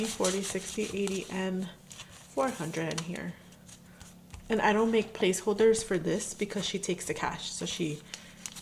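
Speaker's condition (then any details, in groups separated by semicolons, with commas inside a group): No condition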